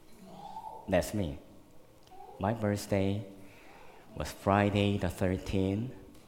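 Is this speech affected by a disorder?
Yes: cleft lip and palate; congenital, very severe, born in Korea, 12 surgeries to date, one in junior high; could not suck breast milk as newborn, fed formula and cow milk.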